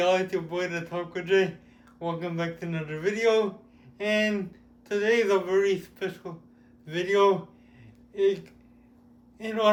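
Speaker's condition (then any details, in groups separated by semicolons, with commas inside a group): Cerebral palsy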